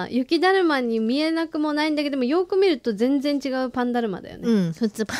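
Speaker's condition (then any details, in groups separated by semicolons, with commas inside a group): No condition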